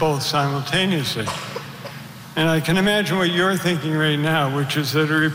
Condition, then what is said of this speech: Parkinson's disease. In my case, the physical act of speaking now requires such concentration that thinking and talking at the same time are increasingly challenging.